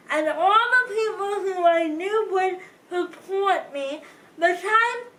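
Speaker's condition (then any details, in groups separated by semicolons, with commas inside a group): Cerebral palsy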